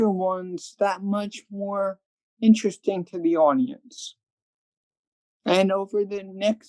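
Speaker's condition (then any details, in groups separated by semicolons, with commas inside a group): Cerebral palsy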